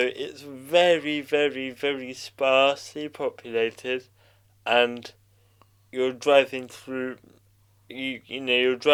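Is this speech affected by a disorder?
Yes: cerebral palsy.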